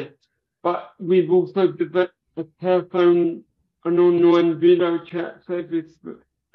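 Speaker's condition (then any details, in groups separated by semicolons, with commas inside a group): Cerebral palsy; from birth, legs only, multiple hamstring and foot surgeries; wheelchair user, walks indoors with aid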